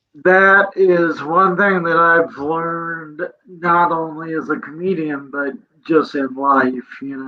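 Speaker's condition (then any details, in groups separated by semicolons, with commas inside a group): Cerebral palsy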